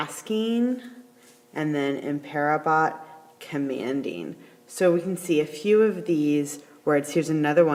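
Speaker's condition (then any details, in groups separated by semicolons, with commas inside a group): No condition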